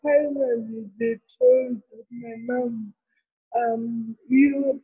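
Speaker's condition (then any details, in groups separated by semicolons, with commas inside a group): Cerebral palsy; therapy since six months old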